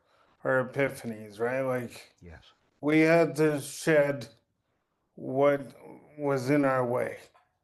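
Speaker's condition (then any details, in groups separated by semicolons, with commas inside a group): Cerebral palsy; since birth, birth complications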